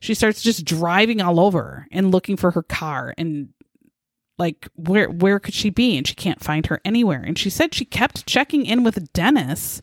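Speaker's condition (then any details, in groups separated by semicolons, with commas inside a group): No condition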